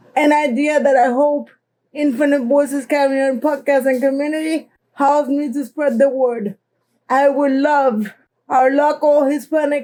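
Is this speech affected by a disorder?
Yes: cerebral palsy; present from birth.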